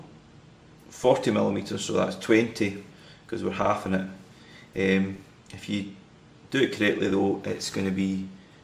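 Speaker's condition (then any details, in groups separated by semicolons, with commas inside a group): No condition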